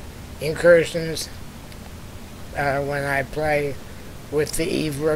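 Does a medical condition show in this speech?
Yes: spinal muscular atrophy type two.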